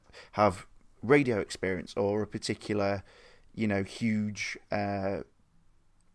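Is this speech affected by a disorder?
No.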